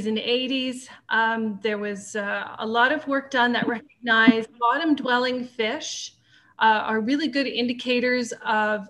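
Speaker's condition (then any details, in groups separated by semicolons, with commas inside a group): No condition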